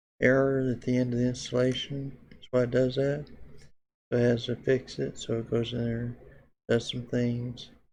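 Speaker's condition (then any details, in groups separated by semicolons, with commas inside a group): Parkinson's disease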